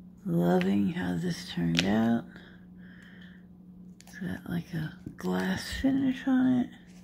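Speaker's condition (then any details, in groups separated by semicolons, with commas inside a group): Dystonia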